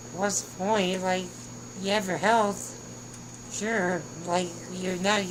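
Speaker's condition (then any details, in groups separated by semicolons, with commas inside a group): Spinal muscular atrophy; tracheostomy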